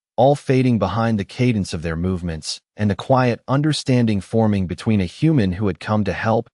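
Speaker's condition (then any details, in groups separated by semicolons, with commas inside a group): No condition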